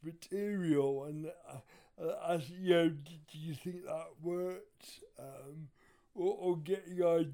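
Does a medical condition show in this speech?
Yes: cerebral palsy; wheelchair user.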